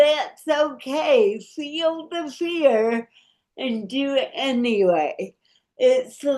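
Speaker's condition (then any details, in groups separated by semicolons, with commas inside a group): Cerebral palsy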